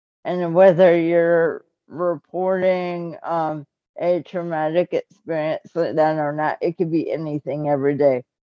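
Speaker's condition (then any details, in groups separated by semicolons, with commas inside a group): Cerebral palsy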